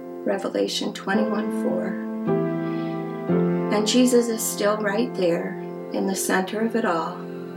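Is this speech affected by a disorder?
No.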